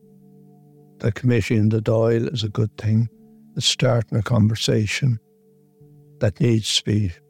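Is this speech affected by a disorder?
Yes: motor neuron disease; onset about 10 months earlier with two falls, first misdiagnosed Parkinson's, Parkinson's medicine 3-4 months; worsening, legs affected, basically unable to walk, uses wheelchair; voice getting worse, expects to lose voice.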